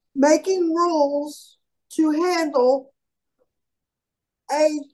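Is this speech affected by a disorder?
Yes: cerebral palsy; shoulder dislocates lifting heavy.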